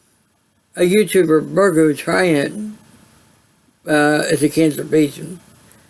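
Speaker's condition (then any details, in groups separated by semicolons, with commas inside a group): Cerebral palsy; voice sound affected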